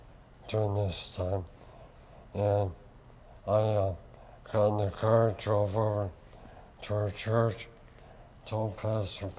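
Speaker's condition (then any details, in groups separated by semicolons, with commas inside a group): Lou Gehrig's disease; onset index finger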